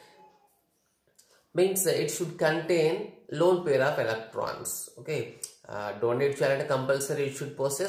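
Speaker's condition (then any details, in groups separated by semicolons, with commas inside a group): No condition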